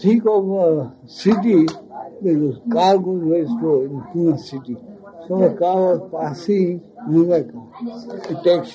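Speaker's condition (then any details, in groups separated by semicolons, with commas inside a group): Speech loss after head injury; head injury from car accident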